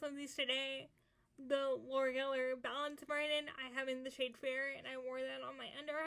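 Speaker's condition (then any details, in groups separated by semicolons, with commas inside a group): Cerebral palsy, spastic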